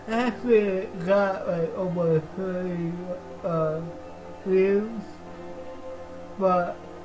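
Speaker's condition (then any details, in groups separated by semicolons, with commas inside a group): Cerebral palsy; affects voice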